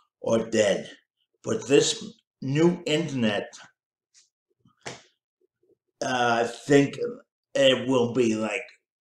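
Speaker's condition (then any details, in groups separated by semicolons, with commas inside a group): Cerebral palsy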